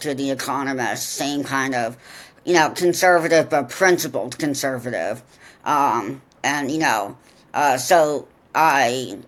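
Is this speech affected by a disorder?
Yes: profound deafness; congenital profound deafness, cochlear implants, attended Ohio Valley Voices school in southwest Ohio; wears cochlear implants, hears less well than typical but enough for conversation; excellent conversationalist, natural communicator.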